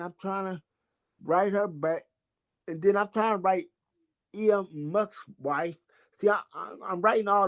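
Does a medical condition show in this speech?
Yes: cerebral palsy.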